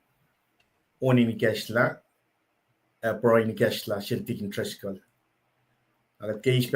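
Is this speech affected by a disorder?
No.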